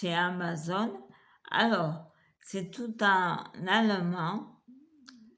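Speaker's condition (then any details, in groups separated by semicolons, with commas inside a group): Multiple sclerosis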